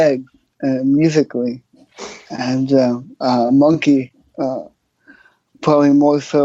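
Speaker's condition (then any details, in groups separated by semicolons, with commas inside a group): Cerebral palsy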